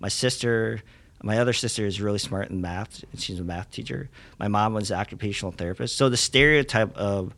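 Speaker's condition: Cleft lip and palate; congenital

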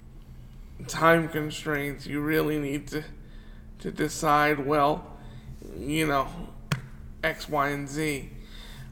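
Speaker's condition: Cerebral palsy; wheelchair user

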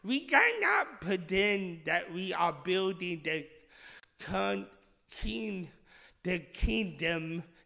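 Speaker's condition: Speech impediment; initially misdiagnosed

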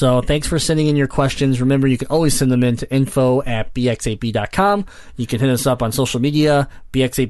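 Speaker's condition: Cleft palate; congenital

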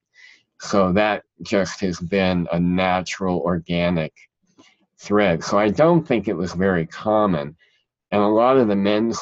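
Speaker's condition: Cleft palate; cleft palate and cleft lip

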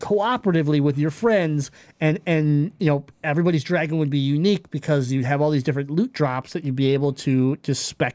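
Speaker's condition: Cleft palate; many surgeries

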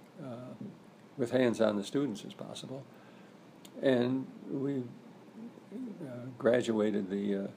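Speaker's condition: Parkinson's disease; about 10-11 years since diagnosis, age 79, walks almost daily, regular yoga practice, good posture

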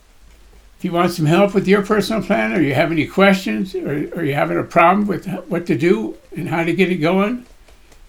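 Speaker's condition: Parkinson's disease; Parkinson's disease at age 76 to 77, body tremor, shaking stops when holding heavy weights; Parkinson's getting in the way a little, daily cardio and gym workouts; voice shakes

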